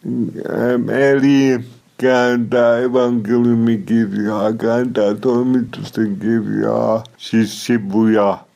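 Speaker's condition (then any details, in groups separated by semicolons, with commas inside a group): Cerebral palsy; somewhat unclear, self-described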